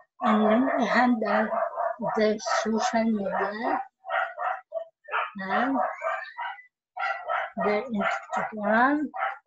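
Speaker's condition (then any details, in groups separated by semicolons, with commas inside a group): Cerebral palsy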